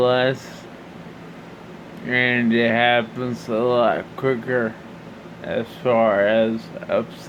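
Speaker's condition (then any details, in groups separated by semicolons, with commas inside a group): Brain injury (brain shearing)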